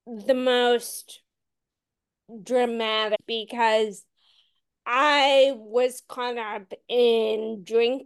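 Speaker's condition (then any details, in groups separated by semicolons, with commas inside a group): Friedreich's ataxia; voice worsened, cadence and slurring getting worse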